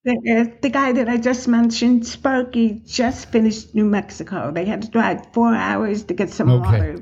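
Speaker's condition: Profound deafness, acquired, profound

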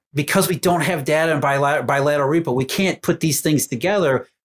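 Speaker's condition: No condition

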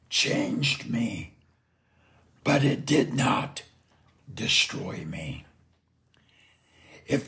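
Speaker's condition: Partial laryngectomy; about 20 years since sudden onset, speech still self-described as unusual

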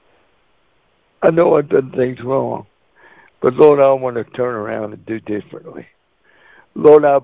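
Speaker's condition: Cerebral palsy; wheelchair user

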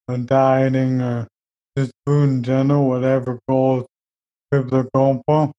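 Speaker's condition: ALS; young onset

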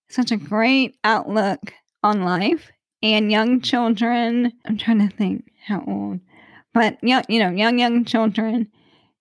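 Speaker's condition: ALS; voice weaker when tired or after much talking

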